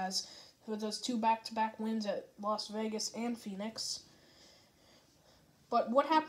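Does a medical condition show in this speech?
No.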